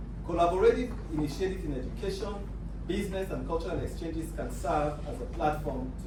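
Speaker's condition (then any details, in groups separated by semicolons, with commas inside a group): No condition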